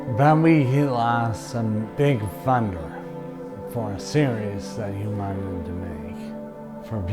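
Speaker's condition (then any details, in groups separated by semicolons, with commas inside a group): Brain injury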